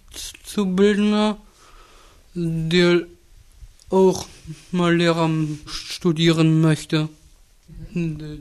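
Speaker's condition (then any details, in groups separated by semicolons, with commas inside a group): Down syndrome; trisomy 21, present from birth, physiotherapy from 5 weeks old, then motor therapy, later speech therapy; age 18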